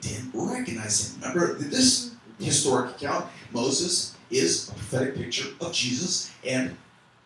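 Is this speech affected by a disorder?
No.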